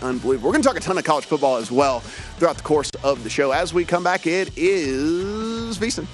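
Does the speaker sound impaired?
No.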